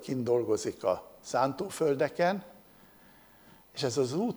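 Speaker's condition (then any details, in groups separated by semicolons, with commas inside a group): No condition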